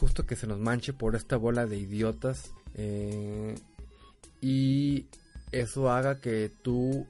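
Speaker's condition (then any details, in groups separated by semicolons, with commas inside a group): No condition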